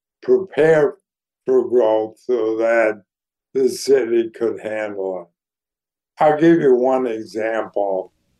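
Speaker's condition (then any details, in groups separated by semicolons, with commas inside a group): ALS; declining health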